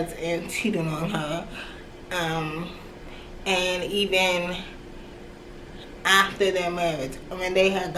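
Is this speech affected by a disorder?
Yes: cerebral palsy.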